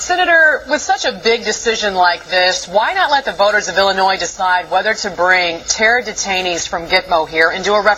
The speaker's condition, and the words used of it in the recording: No condition.